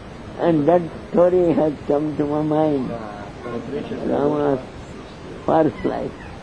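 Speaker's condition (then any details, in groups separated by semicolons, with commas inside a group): Deafness; cannot hear audience questions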